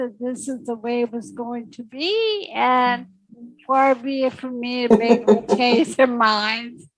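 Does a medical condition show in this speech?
Yes: secondary progressive multiple sclerosis.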